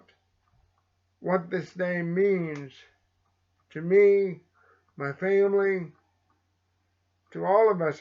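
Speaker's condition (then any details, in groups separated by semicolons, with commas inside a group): Cerebral palsy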